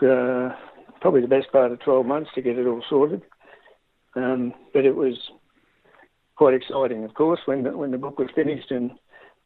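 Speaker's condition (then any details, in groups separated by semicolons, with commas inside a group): Parkinson's disease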